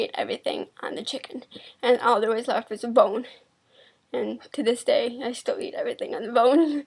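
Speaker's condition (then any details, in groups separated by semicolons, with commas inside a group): Cerebral palsy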